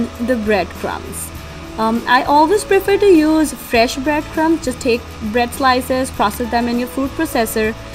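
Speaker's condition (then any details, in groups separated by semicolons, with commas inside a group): No condition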